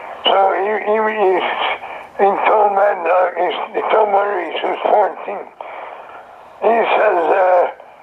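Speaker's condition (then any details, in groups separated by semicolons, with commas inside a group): Throat cancer; survivor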